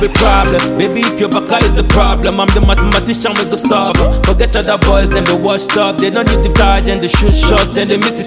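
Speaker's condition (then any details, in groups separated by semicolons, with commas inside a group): No condition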